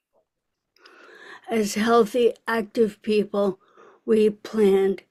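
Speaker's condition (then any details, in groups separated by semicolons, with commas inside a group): ALS; speech audibly affected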